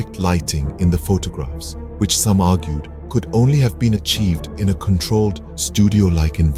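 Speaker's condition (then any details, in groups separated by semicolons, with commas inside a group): No condition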